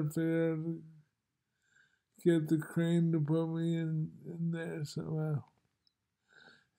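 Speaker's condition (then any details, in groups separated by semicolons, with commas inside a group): Multiple sclerosis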